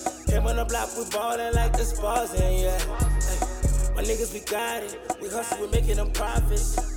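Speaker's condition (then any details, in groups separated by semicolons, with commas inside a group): No condition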